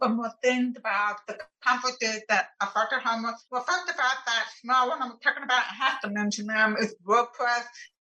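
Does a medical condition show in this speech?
Yes: profound deafness; communicates by spoken language, not sign.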